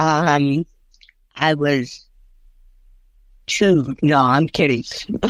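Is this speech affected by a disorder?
Yes: cerebral palsy; since early childhood.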